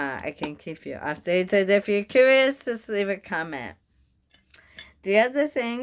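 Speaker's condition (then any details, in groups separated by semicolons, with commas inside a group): Bulbar onset ALS; weakness affects speaking, chewing, swallowing, breathing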